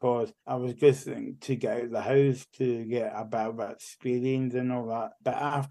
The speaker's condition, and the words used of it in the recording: Cerebral palsy. So, yeah, I mean, I think I was kind of a bit fortunate again because like I kind of learned how to walk and talk and stuff like that.